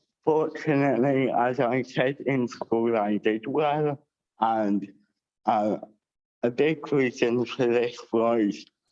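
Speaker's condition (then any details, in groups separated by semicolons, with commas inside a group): Cerebral palsy with dysarthria; cerebral palsy since birth, lack of oxygen, all four limbs; brain surgery with implanted electrodes, unsuccessful; dysarthria affecting voice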